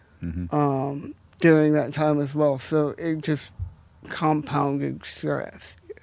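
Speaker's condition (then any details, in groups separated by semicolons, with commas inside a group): Cerebral palsy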